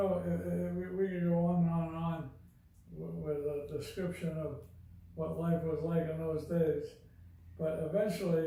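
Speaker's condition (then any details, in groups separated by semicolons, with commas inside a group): Parkinson's disease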